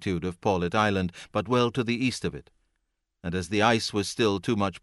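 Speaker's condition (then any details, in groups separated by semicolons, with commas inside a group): No condition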